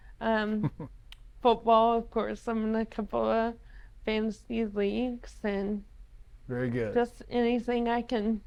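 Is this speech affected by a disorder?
Yes: ALS.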